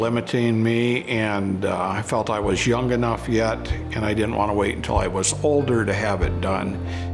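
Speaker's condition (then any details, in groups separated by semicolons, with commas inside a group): No condition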